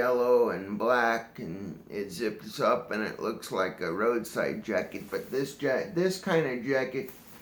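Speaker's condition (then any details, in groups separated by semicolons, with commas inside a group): Cerebral palsy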